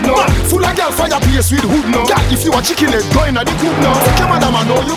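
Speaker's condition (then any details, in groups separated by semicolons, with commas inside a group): No condition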